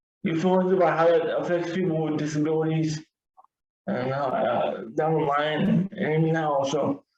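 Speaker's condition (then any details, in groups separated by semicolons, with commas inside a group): Cerebral palsy, severe; wheelchair user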